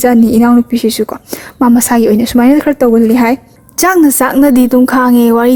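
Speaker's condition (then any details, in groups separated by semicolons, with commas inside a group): No condition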